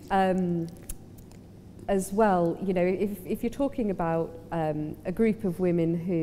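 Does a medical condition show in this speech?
No.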